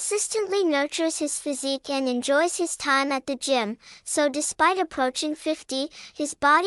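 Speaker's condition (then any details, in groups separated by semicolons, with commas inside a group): No condition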